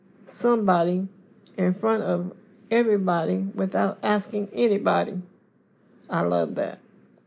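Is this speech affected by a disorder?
Yes: cerebral palsy; confined to wheelchair.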